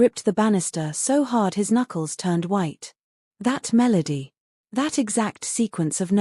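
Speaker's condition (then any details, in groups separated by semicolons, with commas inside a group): No condition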